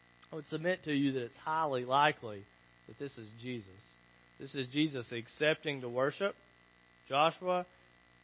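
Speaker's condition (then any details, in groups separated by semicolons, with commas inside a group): No condition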